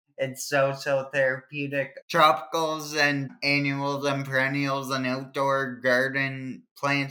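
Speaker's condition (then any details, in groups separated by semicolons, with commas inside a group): Cerebral palsy; from birth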